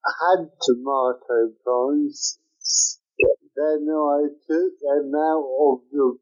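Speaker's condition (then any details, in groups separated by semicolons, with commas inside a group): Cerebral palsy; caused by lack of oxygen to the brain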